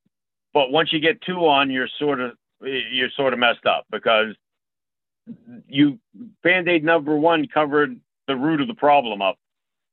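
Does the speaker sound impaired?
No.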